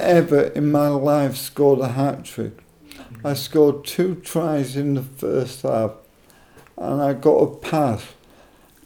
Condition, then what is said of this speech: ALS (motor neuron disease). My speech isn't brilliant, but my speech,